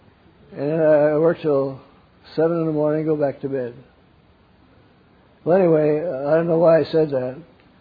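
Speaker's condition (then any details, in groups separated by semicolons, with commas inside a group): Parkinson's; wakes up around 3 am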